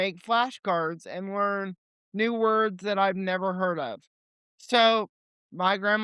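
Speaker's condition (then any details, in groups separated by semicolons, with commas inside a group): Cerebral palsy; limited mobility, legs; age 28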